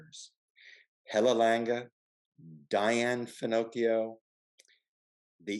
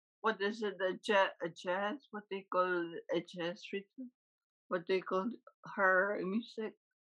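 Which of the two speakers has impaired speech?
The second: Huntington's disease; confirmed by genetic test; diagnosis took over two years.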